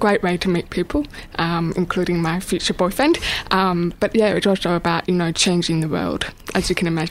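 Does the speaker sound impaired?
Yes: deafness, born deaf; probably congenital deafness, diagnosed at age 3.5, twin brother and older sister also deaf; uses spoken English and Auslan (Australian sign language), signing since age 16.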